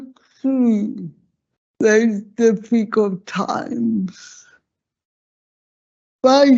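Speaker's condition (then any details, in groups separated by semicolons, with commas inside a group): Slurred speech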